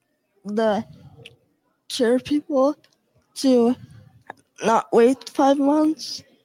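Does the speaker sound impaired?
Yes: cerebral palsy and dystonia; from birth, born 3 months premature, lack of oxygen to cerebellum, with dystonia causing muscle stiffness; high school age.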